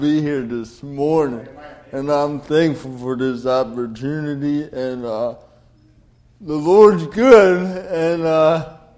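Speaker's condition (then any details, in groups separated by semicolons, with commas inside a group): Cerebral palsy; delayed development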